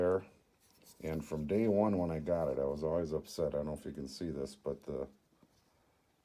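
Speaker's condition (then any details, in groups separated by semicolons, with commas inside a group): No condition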